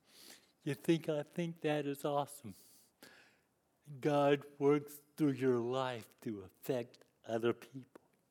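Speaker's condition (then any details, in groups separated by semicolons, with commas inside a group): Cerebral palsy; lifelong disability since youth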